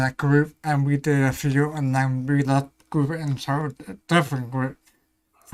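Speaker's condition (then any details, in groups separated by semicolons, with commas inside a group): Ataxia; may slur speech, may sound drunk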